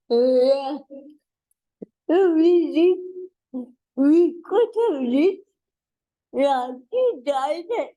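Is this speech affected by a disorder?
Yes: cerebral palsy.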